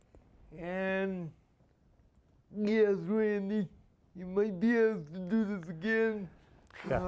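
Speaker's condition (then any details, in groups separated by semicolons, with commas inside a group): Spastic quadriplegia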